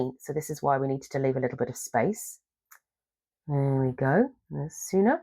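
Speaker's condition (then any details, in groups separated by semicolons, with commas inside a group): No condition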